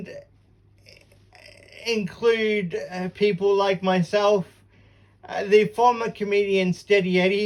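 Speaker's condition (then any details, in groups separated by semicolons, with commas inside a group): Cerebral palsy; lack of oxygen after premature birth, extremely tight muscles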